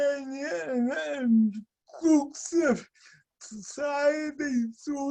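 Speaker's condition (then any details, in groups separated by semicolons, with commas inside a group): Speech and mobility impairment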